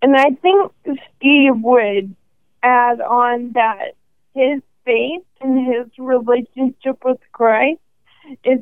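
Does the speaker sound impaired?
Yes: ALS; probable category ALS, first symptoms noticed in hand, 18 months to diagnosis, diagnosed at 27; about 5.5 years since diagnosis, considering walking device, clinic team includes speech and respiratory therapists.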